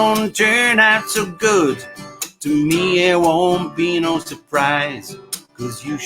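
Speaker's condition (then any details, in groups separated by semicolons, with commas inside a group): No condition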